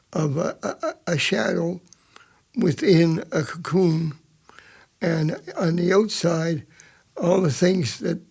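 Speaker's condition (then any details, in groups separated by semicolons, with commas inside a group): Cerebral palsy; present from birth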